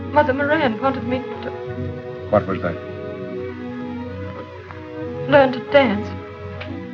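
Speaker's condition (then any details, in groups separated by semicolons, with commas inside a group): No condition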